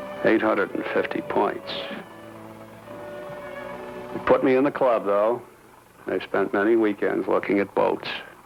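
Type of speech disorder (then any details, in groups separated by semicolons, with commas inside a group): None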